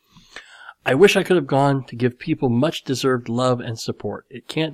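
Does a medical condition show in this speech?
Yes: cleft lip and palate; series of plastic surgeries for repair, skull bone chips grafted to reconstruct nose around age 12; nose still slightly crooked, large dent in skull at graft site.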